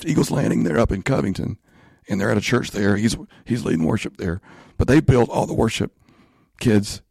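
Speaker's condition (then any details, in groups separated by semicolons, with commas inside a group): Spasmodic dysphonia; band crowns off for medical year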